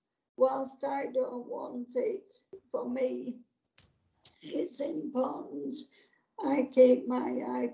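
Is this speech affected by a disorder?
Yes: motor neurone disease; MND diagnosed about nine years ago, progressive, voice went overnight during past illnesses; still speaking, voice banked 1,600 phrases incl own, supported by therapist Richard Cave; voice affected quite a lot, once-broad Yorkshire accent changed, fears voice may suddenly go.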